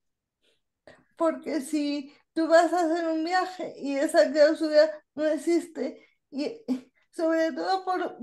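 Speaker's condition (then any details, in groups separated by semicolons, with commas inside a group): Cerebral palsy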